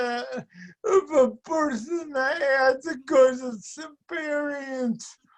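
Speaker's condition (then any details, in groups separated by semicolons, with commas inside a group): Speech and mobility impairment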